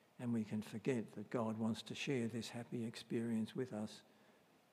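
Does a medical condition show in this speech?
Yes: Parkinson's disease; varying, unpredictable effects, best with careful medication timing and enough rest; voice may crack, concern about voice carrying through.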